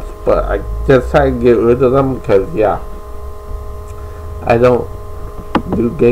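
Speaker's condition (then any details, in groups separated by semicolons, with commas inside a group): Cerebral palsy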